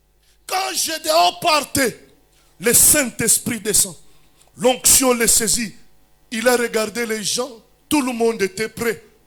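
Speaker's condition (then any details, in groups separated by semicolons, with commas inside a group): No condition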